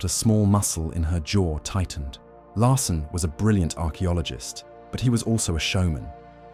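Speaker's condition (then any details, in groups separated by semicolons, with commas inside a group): No condition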